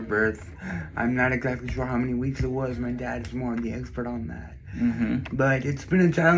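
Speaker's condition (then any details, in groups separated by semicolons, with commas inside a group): Cerebral palsy; left hand weaker, affects coordination, balance, gross motor movement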